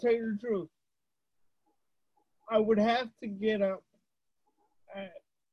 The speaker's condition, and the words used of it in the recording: Cerebral palsy. Because with our cerebral palsy, our voice is erratic.